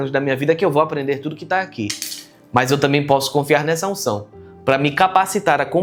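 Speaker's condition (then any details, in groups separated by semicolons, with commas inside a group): No condition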